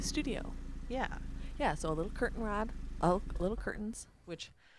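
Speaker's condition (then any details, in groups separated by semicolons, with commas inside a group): No condition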